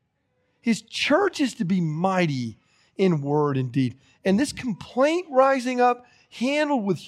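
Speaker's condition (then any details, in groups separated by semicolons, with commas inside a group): No condition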